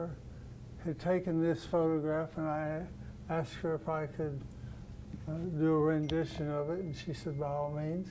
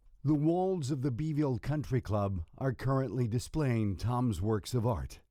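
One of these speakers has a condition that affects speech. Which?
The first: Parkinson's disease; deep brain stimulation surgery; lost ability to wade fish and golf.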